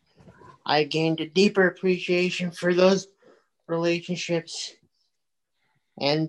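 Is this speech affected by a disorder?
Yes: cerebral palsy; from birth, multiple surgeries since infancy, physical and occupational therapy.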